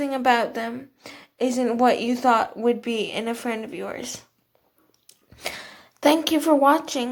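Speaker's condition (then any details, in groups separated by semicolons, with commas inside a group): Cerebral palsy, athetoid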